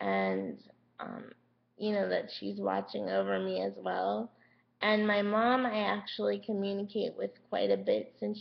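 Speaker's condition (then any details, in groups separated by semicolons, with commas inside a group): Cerebral palsy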